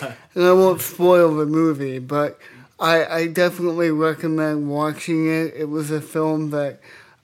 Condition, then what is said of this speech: Cerebral palsy. His speech, his eye, his foot, and his hand.